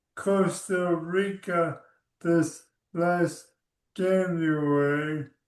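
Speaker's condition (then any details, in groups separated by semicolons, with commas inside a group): ALS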